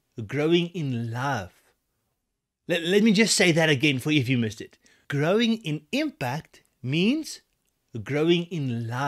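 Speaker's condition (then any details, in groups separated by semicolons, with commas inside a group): No condition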